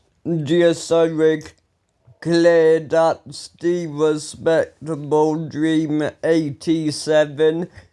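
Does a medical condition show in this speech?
Yes: ataxia; speech recently worse.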